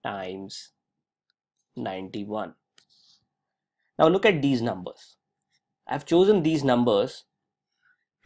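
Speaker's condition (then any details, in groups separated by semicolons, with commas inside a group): No condition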